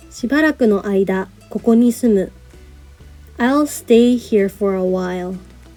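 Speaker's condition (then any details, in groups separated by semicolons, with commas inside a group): No condition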